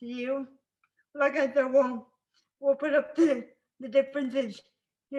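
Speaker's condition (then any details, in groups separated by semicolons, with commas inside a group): Spastic cerebral palsy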